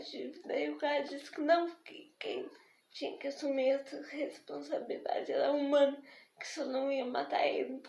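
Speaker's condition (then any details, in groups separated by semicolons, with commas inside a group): Spastic diplegic cerebral palsy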